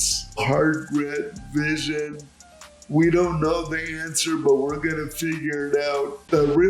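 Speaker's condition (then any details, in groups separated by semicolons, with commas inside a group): Cerebral palsy; speech unclear since childhood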